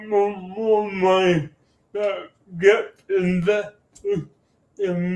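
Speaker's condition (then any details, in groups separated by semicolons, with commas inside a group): Cerebral palsy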